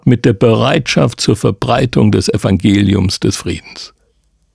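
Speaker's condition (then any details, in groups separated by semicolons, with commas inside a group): No condition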